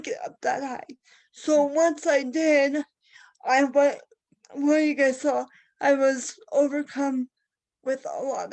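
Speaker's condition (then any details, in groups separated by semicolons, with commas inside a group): Cerebral palsy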